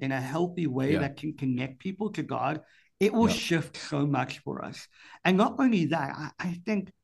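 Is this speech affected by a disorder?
Yes: cleft palate; congenital cleft palate, speech and hearing impaired since birth, difficult childhood development; speech and hearing both still impaired; speech impediment.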